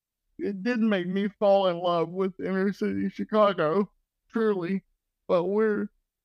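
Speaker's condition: Cerebral palsy

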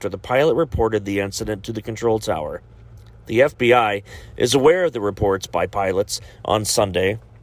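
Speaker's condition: No condition

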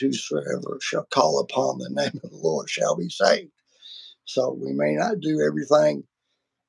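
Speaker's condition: Vocal cord surgery; multiple vocal cord surgeries

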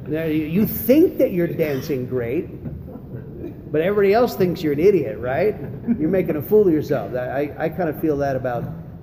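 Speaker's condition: No condition

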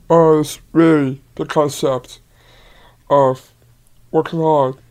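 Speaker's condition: Down syndrome; low muscle tone, poor balance, delayed reaction time, took 6 years to learn bike riding; tying shoes difficult, works 5 to 10 times harder to build muscle

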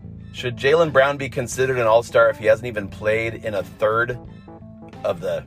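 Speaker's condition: No condition

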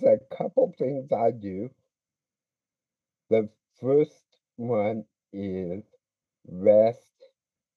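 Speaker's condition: Speech impediment

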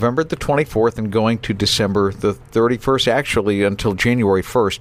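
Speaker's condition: No condition

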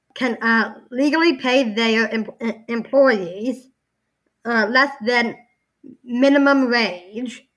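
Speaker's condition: Down syndrome

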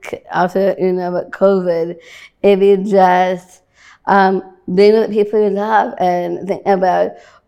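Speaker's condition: Down syndrome

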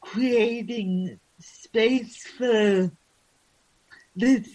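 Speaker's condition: Cerebral palsy

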